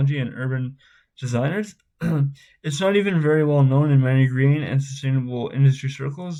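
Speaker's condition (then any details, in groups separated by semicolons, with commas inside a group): Spastic cerebral palsy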